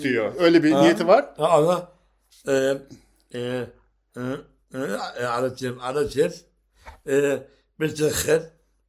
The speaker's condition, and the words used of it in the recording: Down syndrome. Tabii ben çok sık görmediğim için bir kısmını anlıyorum.